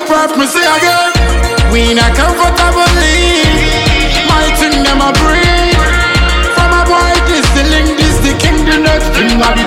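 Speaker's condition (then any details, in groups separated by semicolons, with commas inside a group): No condition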